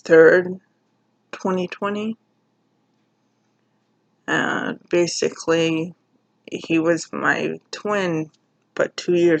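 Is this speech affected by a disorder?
Yes: cerebral palsy.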